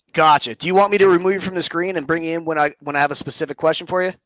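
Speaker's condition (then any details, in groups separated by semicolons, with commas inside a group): No condition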